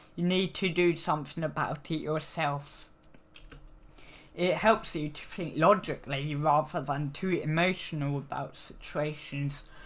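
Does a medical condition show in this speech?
Yes: cerebral palsy; needs frequent rest.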